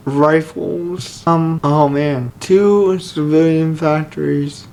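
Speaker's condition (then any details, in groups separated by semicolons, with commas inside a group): Cerebral palsy; only one hand usable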